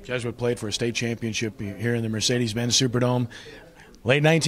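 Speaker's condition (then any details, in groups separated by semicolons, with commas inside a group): No condition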